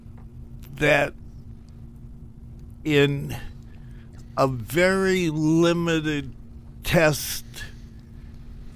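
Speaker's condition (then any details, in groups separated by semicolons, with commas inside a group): Parkinson's disease; Parkinson's disease diagnosed about 15 years ago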